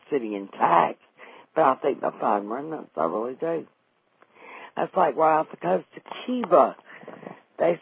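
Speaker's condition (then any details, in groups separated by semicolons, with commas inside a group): Vocal cord paralysis after stroke, unilateral vocal fold paralysis; can no longer sing since vocal cord paralysis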